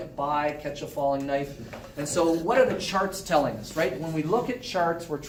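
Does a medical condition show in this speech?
No.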